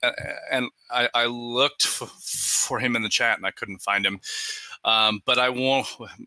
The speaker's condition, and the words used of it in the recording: Stuttering. One of the calls that he had too, where he said it's weird because if you sing, the stutter goes away.